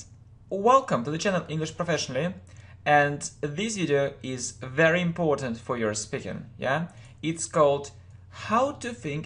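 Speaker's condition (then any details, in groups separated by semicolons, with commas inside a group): No condition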